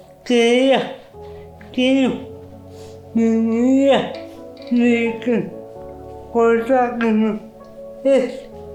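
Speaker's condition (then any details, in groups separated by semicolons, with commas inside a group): Cerebral palsy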